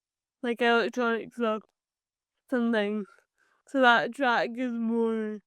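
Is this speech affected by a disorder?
Yes: cerebral palsy; from birth.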